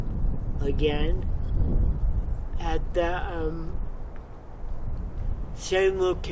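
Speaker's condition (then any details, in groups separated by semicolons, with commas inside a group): Cerebral palsy; from birth, wheelchair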